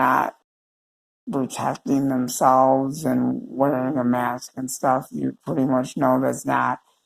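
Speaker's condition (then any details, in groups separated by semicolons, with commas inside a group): Cerebral palsy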